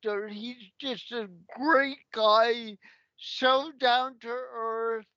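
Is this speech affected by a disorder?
Yes: cerebral palsy; slow walking.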